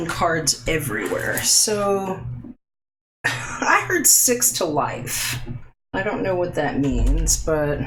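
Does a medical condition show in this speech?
No.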